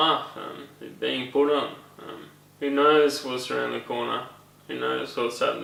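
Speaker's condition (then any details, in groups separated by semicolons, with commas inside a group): Brain injury; caused by accident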